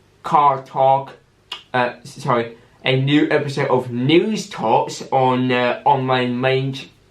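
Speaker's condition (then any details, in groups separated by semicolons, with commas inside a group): Cerebral palsy with stammer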